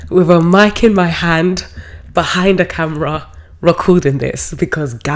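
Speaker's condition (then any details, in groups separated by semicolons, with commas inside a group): No condition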